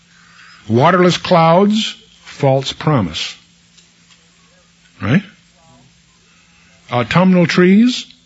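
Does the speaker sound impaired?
No.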